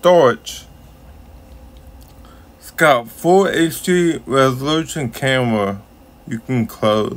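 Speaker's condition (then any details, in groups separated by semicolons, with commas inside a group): Ataxic cerebral palsy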